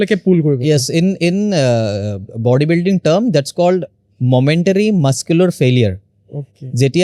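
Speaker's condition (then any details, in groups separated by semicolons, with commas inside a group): No condition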